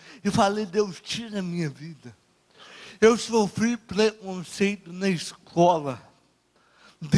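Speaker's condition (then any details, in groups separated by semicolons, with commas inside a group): Cerebral palsy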